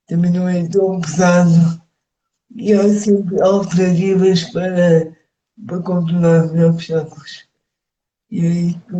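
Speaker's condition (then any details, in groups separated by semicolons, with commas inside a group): Cerebral palsy; speech affected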